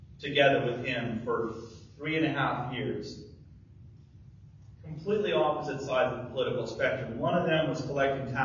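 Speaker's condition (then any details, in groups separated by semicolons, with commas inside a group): No condition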